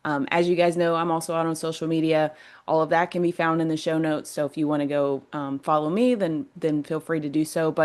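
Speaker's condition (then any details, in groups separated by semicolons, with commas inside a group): No condition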